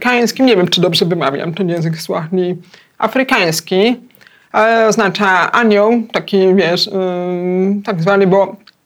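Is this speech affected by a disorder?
Yes: hard of hearing, cochlear implant.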